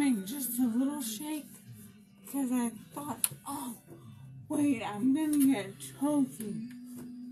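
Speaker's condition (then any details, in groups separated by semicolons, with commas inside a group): Brain injury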